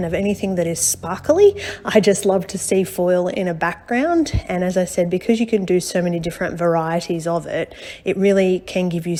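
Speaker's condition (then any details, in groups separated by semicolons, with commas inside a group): No condition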